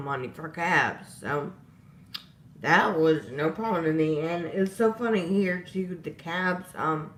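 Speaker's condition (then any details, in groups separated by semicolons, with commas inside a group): Disability causing slurred speech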